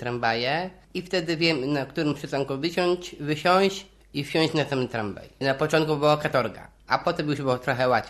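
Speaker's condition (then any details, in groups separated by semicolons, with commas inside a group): Down syndrome; turning 28 this year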